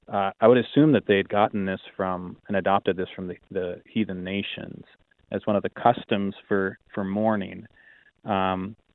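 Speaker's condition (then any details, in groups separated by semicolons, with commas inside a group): No condition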